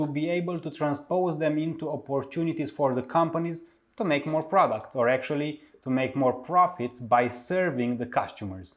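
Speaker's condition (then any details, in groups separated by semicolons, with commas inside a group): No condition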